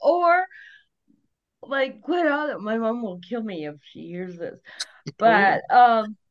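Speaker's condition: Cerebral palsy; onset at birth

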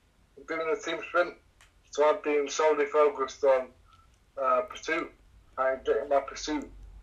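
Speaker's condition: Cerebral palsy; cerebral palsy affecting all limbs

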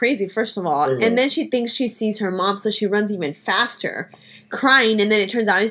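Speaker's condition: No condition

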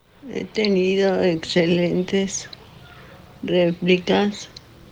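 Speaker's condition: Parkinson's disease; speaks a little slowly, still able to talk

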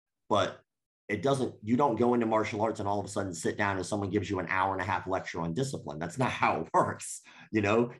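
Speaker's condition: Cleft lip and palate

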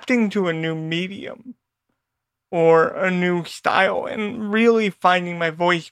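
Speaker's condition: Cerebral palsy; lifelong

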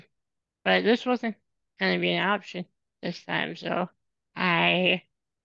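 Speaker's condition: Spinal muscular atrophy; depends on caregivers

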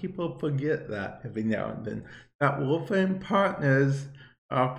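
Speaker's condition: Cerebral palsy; viewer asked why talking like that

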